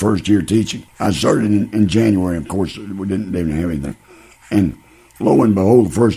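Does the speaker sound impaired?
Yes: laryngeal cancer; laryngeal cancer following lung cancer diagnosed 2006, later lesions in mouth and one on neck, about 12 years.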